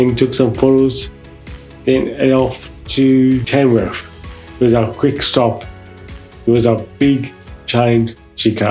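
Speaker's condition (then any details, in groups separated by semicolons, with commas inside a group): Mild cerebral palsy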